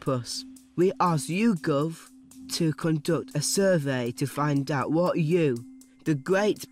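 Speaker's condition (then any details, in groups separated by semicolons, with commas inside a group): Down syndrome; extra chromosome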